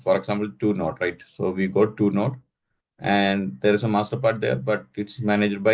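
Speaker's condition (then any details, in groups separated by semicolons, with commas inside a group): No condition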